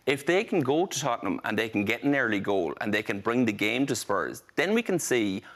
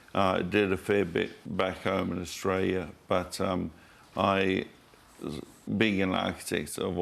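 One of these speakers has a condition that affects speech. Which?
The second: motor neurone disease; diagnosed weeks ago.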